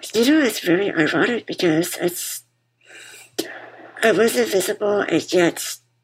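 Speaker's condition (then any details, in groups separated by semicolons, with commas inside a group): Muscular dystrophy; congenital form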